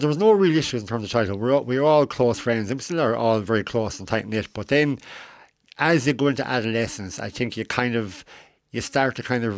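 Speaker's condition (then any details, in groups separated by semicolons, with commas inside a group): Cleft lip and palate; congenital cleft lip and palate, facial difference, operations from early childhood, last surgery at age 17, deviated septum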